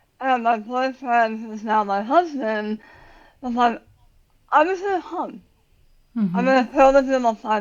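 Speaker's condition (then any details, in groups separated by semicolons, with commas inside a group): Tongue cancer surgery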